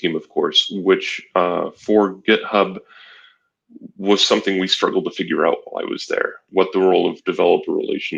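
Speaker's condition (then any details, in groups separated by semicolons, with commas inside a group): No condition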